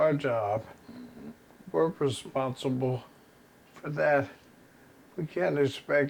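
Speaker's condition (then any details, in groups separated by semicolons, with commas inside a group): ALS; progressive terminal illness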